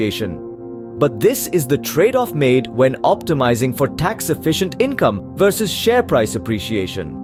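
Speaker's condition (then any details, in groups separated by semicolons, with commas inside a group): No condition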